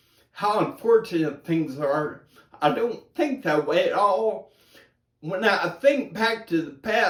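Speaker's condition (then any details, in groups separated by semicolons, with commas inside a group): Brain injury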